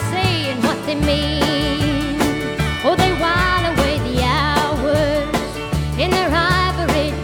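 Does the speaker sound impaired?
No.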